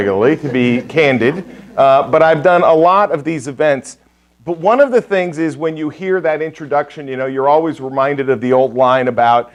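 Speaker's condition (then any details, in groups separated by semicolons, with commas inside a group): No condition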